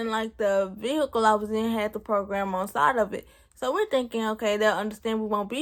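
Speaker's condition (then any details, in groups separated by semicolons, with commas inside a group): Cerebral palsy; present since birth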